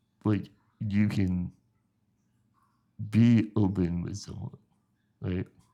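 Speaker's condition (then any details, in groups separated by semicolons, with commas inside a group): Spinal muscular atrophy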